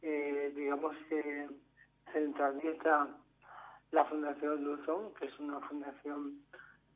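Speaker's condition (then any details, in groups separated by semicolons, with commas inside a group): Amyotrophic lateral sclerosis; walks well, gradually feeling more impaired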